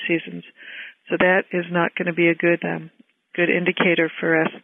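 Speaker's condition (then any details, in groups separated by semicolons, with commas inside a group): No condition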